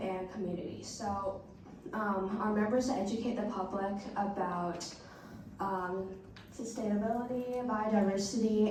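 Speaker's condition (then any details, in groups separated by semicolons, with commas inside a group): No condition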